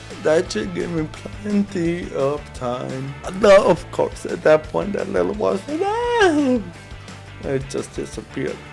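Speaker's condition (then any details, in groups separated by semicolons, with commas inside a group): Cerebral palsy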